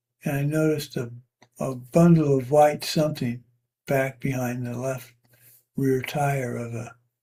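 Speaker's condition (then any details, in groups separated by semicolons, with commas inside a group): Parkinson's; tremor varies day to day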